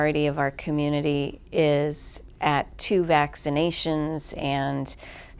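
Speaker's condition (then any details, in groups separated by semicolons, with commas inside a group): No condition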